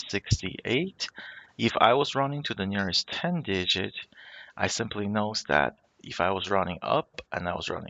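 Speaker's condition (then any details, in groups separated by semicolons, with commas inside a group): No condition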